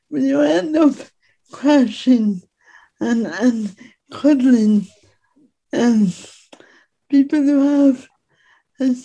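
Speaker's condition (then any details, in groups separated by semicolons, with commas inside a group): Speech impediment; disabled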